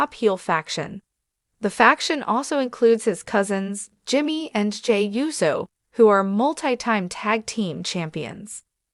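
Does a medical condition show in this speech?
No.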